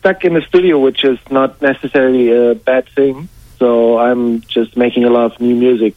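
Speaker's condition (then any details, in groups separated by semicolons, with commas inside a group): No condition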